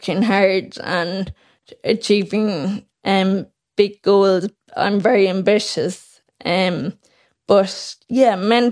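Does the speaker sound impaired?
Yes: Friedreich's ataxia; diagnosed age 12 by professor King, Temple Street, progressive, aggressive scoliosis, three spinal surgeries; age 28, fully wheelchair reliant, powered wheelchair, mild cardiomyopathy, burning foot nerve pain, severe fatigue; speech expected to disappear within years, synthetic voice, thickened liquids, possible ventilator expected.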